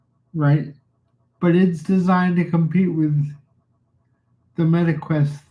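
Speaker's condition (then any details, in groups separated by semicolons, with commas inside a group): Cerebral palsy; reliable voice, uses voice control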